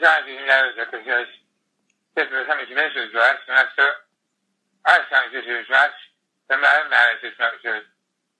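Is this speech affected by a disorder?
Yes: tongue cancer, glossectomy; tongue cancer noticed 2 days after honeymoon, most of tongue removed; terminal, sent home to die after 2 weeks in hospice, pain under control, noisy machine; speech harder and harder after tongue removal, very slow.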